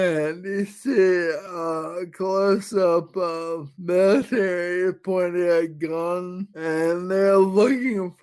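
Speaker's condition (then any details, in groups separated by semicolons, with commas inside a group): Friedreich's ataxia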